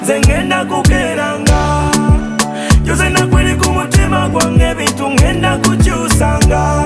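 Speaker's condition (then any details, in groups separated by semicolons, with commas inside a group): No condition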